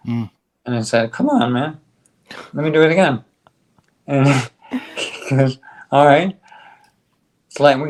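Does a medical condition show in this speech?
Yes: ALS; on drug, stronger bite, speaks better.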